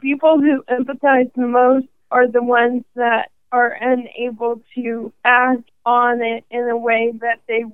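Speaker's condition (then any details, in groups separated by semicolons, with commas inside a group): ALS; about 5.5 years since diagnosis, considering walking device, clinic team includes speech and respiratory therapists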